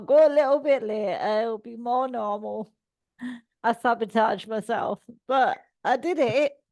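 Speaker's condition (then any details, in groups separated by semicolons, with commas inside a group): Cerebral palsy; from birth, all four limbs; speech sometimes slurred when tired or nervous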